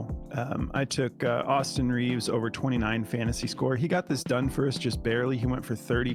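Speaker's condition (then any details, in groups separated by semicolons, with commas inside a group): No condition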